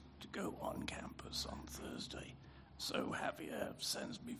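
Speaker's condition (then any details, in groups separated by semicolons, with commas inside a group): Spasmodic dysphonia; no known cure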